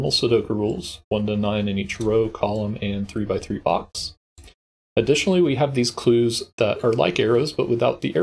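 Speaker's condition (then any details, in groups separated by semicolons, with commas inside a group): No condition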